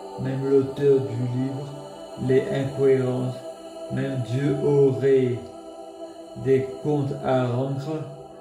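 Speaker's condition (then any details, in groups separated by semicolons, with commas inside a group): Multiple sclerosis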